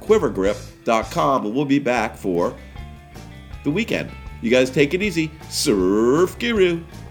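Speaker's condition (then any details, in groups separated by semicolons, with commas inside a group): No condition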